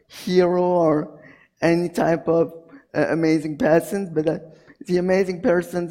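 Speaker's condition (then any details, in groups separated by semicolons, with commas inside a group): Cerebral palsy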